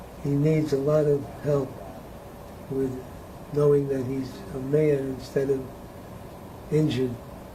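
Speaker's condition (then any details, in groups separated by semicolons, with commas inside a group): Parkinson's disease; needs to keep voice level up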